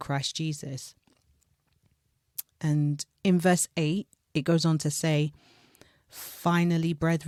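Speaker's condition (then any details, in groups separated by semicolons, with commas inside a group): No condition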